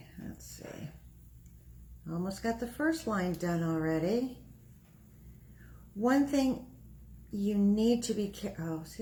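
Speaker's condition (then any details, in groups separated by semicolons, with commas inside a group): No condition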